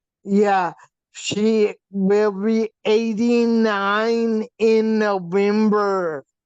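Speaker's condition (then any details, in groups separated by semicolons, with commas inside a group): Facial paralysis from hydrocephalus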